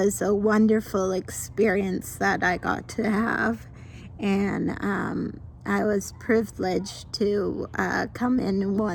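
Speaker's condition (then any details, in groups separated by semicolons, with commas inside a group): Mild cerebral palsy; mild form from birth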